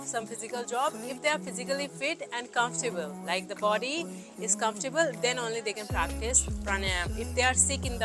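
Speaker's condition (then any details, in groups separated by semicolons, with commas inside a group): No condition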